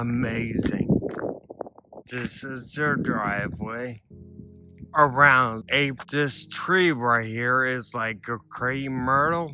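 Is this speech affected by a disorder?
Yes: ataxia.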